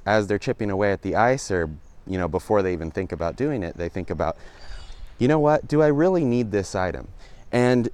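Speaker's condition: No condition

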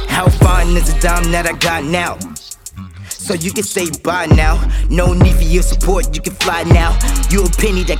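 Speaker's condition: No condition

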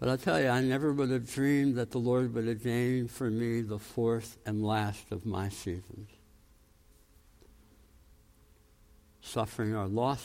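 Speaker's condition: Tongue cancer, jaw reconstruction, osteonecrosis of jaw after radiation; mandible bone graft

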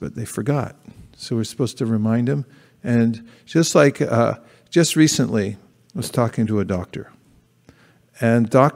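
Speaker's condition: No condition

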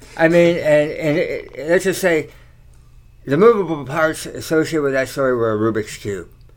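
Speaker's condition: Tongue cancer surgery; slight slur, talks okay

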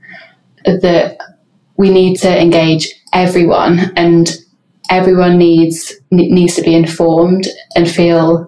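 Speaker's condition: Stammer; stammering left unedited in podcast, British Stammering Association no diversity without disfluency campaign; repeated words, blocks

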